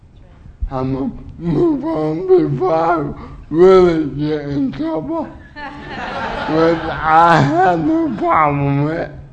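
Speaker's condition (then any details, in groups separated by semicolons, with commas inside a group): Cerebral palsy; uses wheelchair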